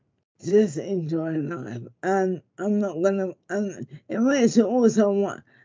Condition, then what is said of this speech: ALS (motor neuron disease). Like, if I start speaking, they were like, okay, don't speak, it's okay.